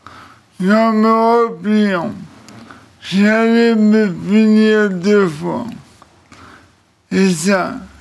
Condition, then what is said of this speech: ALS (motor neuron disease). Mais en revanche, j'ai l'air peut-être idiot quand je vous parle.